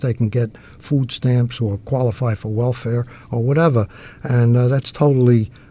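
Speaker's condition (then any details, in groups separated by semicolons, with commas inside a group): No condition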